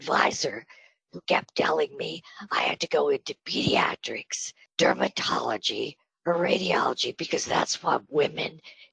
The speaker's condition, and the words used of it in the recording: Spasmodic dysphonia. Doesn't do anything for my wrinkles, but it does give me a breathy voice, so I sound like